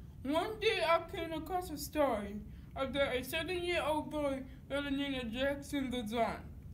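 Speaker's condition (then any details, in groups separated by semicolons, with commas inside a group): Cerebral palsy; dystonic type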